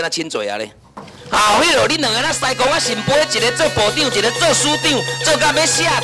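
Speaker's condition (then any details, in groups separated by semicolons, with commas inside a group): No condition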